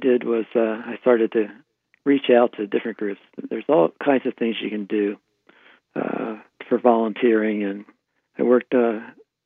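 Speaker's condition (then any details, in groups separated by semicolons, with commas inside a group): Parkinson's disease; right hand tremor at onset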